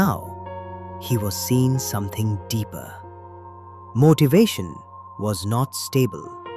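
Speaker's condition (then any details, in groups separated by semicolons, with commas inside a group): No condition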